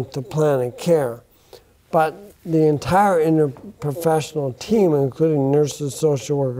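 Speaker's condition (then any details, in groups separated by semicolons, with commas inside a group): Bulbar onset ALS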